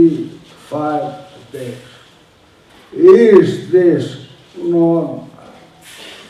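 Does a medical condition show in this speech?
Yes: motor neuron disease.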